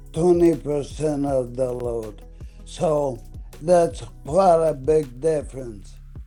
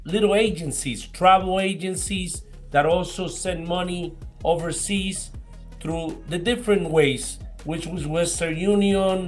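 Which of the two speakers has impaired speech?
The first: ALS.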